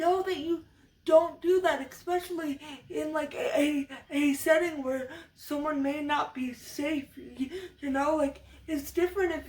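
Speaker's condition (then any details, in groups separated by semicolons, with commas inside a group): Cerebral palsy, severe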